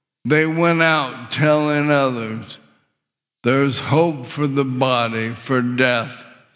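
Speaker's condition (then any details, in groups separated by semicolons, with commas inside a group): ALS; couldn't breathe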